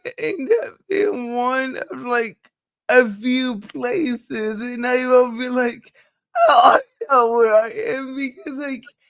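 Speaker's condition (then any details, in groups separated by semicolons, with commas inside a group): Cerebral palsy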